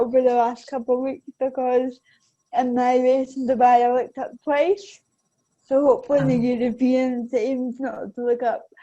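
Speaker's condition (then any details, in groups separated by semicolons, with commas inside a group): Cerebral palsy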